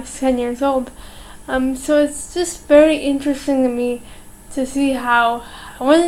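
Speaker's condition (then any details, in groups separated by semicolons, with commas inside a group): Cerebral palsy; oxygen lack at birth, possibly affects cognition; progressing with age, easily startled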